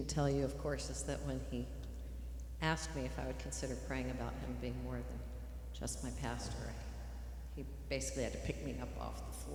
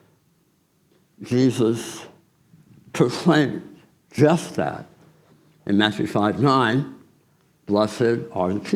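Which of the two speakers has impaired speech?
The second: tongue cancer surgery; 30% right tongue removed, radiation, chemo, half mandible titanium; about 10 years post-treatment, jaw fracture, four surgeries; noticeable diction difficulties, swallowing and saliva problems.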